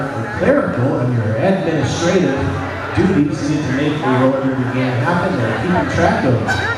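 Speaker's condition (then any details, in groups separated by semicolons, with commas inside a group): No condition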